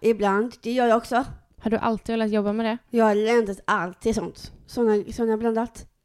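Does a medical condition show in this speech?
Yes: Down syndrome; congenital, extra chromosome, 47 instead of 46, recognised about two hours after birth; age 22, nearly 23.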